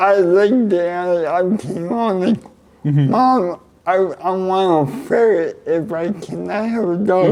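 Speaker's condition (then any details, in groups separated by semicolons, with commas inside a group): Cerebral palsy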